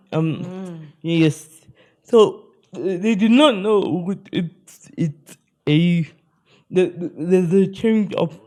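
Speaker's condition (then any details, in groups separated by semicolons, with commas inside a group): Spastic cerebral palsy; speech affected, had speech therapy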